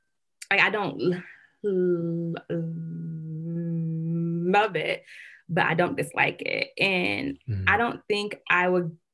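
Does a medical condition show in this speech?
Yes: stuttering; lifelong stuttering, since childhood; in speech therapy, attends irregularly, talks okay when attending; no stuttering when angry, facial grimaces while stuttering, avoids certain words; here prolonged sounds, blocks.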